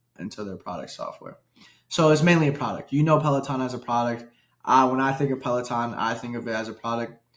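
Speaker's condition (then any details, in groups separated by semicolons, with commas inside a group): No condition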